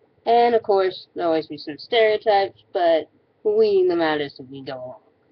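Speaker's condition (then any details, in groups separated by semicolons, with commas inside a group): No condition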